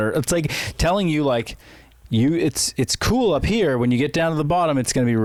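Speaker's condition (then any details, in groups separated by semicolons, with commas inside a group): No condition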